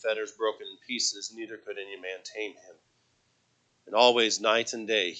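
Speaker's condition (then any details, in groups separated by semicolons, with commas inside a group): No condition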